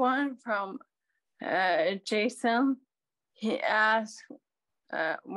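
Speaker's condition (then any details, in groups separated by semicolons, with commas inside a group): Friedreich's ataxia; diagnosed 15 years ago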